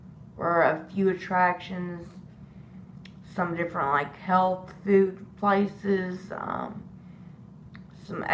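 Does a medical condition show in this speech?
Yes: disability causing slurred speech.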